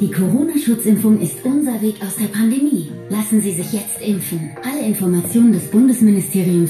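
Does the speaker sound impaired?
No.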